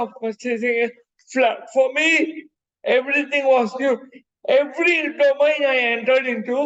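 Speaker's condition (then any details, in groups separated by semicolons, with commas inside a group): Cerebral palsy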